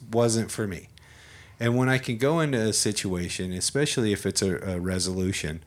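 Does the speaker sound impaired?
No.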